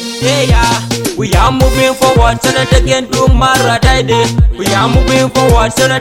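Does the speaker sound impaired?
No.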